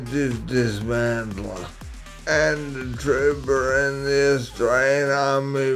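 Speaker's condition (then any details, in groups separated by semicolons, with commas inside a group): Traumatic brain injury; assault, C6 and C7 neck fractures; extensive therapy, slowly regaining independence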